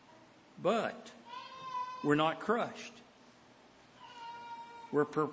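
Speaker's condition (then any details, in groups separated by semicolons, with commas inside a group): No condition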